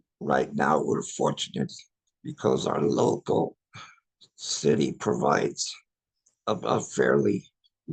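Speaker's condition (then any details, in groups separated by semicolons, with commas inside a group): ALS; invasive ventilation at home; breathing supported by invasive ventilation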